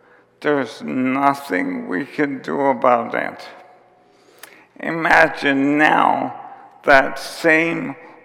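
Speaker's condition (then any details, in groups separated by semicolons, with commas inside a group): ALS; onset with tiredness and clumsiness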